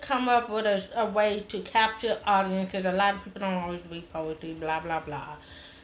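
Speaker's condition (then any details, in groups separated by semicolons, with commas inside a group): Hearing loss; taught Signing Exact English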